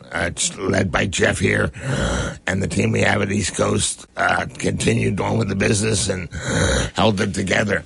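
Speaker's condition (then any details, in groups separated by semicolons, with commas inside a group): Head and neck cancer; diagnosed about one year ago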